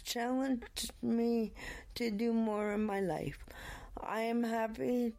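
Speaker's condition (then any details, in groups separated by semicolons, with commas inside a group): Cerebral palsy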